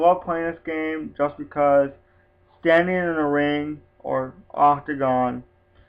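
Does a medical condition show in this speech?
Yes: spastic quadriplegic cerebral palsy.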